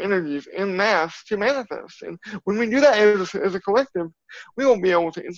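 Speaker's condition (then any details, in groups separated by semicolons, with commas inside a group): Cerebral palsy; from birth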